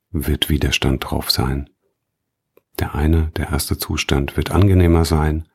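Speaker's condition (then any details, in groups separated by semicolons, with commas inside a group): No condition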